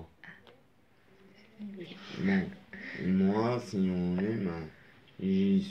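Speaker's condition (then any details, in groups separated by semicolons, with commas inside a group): Traumatic brain injury; moped accident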